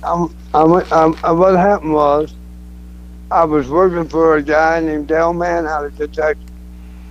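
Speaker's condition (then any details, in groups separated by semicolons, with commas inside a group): Throat cancer; cancer survivor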